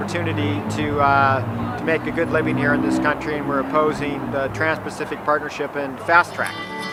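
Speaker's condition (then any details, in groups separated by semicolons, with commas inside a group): No condition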